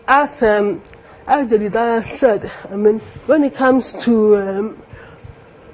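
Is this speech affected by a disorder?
Yes: cerebral palsy.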